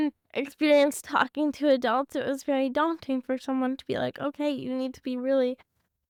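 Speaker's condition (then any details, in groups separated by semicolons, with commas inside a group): Cerebral palsy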